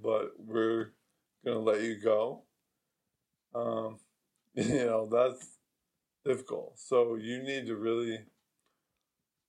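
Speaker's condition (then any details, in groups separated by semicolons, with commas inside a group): ALS; progressive weakness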